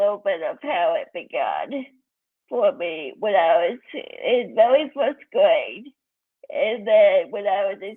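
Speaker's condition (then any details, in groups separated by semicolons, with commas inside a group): Cerebral palsy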